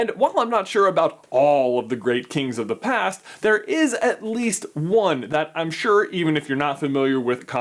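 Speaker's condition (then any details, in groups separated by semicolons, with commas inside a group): No condition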